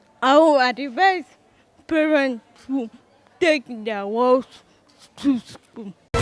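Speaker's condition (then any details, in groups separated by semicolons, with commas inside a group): Cerebral palsy; affects muscle tone, movement, motor skills; diagnosed at age six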